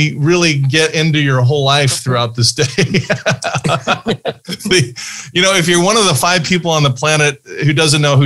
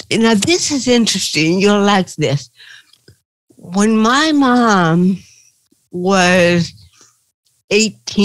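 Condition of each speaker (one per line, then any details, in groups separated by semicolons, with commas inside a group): No condition
Cerebral palsy; birth trauma, extreme prematurity, wore leg braces; diagnosed at 18 months; speech therapy as preschooler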